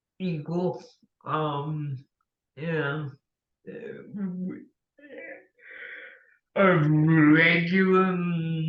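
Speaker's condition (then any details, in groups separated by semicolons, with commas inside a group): Cerebral palsy; since childhood; speech impediment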